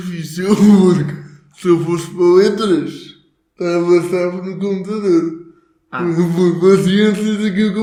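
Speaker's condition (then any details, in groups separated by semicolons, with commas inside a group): Cerebral palsy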